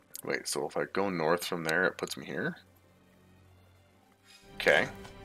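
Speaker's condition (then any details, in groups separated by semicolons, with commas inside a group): No condition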